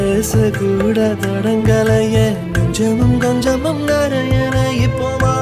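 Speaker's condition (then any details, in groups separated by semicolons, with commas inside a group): No condition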